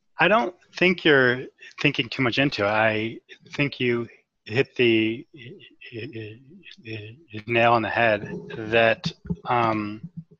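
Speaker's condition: Stuttering; adult stuttering; stutters openly during recorded interview; part-word repetitions like c- c-, frequent uh interjections before words, breaks mid-word; blocks

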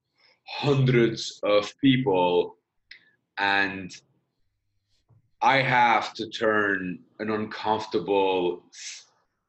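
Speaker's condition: Stutter; audible stutter now, unusual sound, listeners react with surprise, confusion or discomfort; prolonged sounds, blocks

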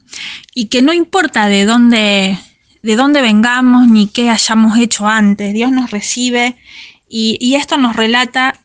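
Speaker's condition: No condition

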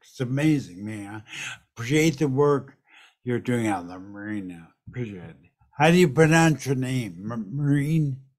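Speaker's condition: Brain injury and stroke; near-fatal; speech deficit

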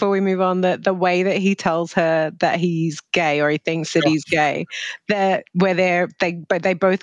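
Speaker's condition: No condition

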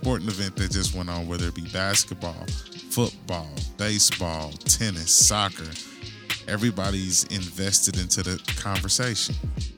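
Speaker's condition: No condition

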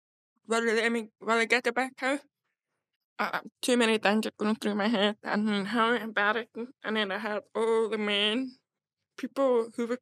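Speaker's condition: Deafness; hearing loss

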